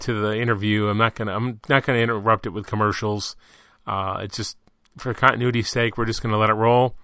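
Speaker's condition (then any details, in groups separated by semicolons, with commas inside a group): No condition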